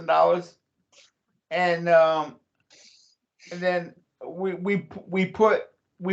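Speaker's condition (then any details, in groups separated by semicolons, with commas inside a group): Cerebral palsy; since childhood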